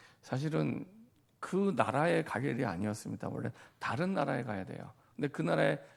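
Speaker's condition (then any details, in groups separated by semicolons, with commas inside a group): No condition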